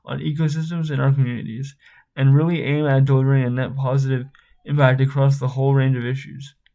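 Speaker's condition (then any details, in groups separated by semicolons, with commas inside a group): Spastic cerebral palsy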